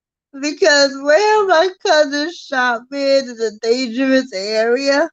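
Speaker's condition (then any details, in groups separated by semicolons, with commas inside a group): Cerebral palsy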